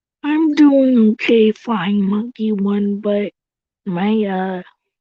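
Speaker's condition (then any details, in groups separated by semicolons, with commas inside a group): Cerebral palsy; tracheotomy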